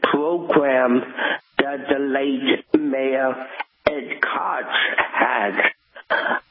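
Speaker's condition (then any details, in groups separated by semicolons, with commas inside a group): Cerebral palsy; lump at back of head found by mother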